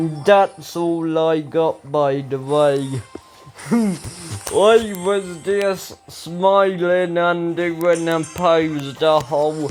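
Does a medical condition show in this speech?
Yes: ataxia; speech recently worse.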